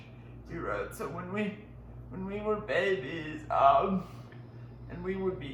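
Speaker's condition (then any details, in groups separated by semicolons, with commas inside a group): Cerebral palsy; powered wheelchair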